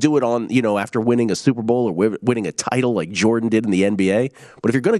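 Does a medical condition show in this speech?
No.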